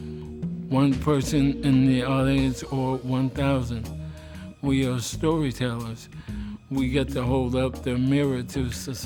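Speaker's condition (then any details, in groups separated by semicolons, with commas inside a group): ALS; slurred speech early sign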